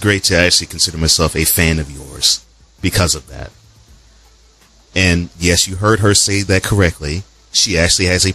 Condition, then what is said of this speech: None; typical speech.